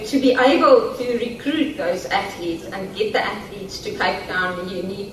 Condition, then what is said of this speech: None; typical speech.